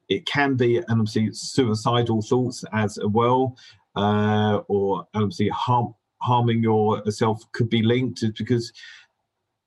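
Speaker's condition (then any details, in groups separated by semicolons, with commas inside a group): Stammer; possibly linked to hearing difficulties from illness in first 3 or 4 years; repeated sounds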